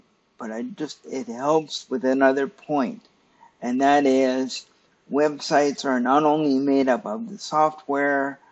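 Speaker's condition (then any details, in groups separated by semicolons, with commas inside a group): Cerebral palsy; stiff muscles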